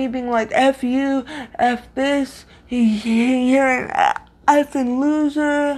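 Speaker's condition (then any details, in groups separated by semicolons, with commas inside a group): Cerebral palsy, severe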